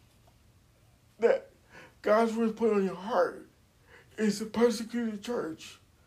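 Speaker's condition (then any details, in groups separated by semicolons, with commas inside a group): Cerebral palsy; uses wheelchair, age 42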